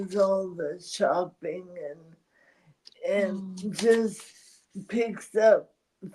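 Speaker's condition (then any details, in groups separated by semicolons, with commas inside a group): ALS; voice strains with talking, needs voice rest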